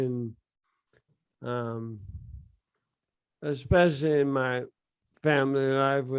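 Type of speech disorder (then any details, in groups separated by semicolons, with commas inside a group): Bulbar dysarthria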